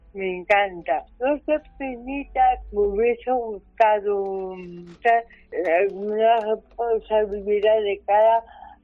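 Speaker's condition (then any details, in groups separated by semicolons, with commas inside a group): Cerebral palsy; brain damage at birth from lack of oxygen, midwife negligence, hospital Virgen de la Salud de Toledo, 47 years; increasingly dependent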